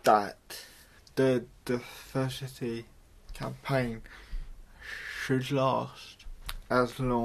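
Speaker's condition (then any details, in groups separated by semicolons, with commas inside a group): Cerebral palsy, mild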